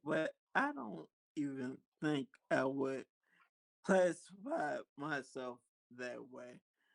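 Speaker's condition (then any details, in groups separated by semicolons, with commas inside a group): Multiple sclerosis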